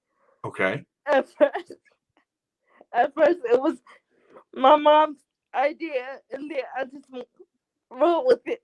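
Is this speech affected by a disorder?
Yes: cerebral palsy.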